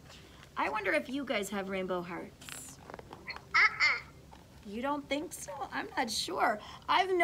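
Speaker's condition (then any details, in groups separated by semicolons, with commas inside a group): No condition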